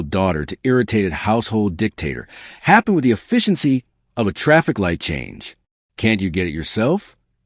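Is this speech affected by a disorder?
No.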